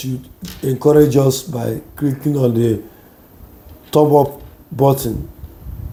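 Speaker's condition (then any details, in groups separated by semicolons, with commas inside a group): No condition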